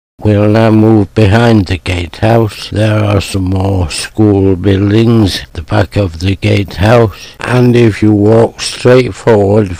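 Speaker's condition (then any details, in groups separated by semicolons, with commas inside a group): Motor neuron disease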